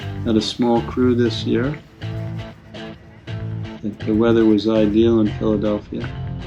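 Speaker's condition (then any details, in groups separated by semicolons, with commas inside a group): No condition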